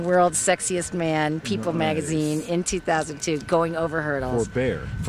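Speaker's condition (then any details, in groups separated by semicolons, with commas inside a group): No condition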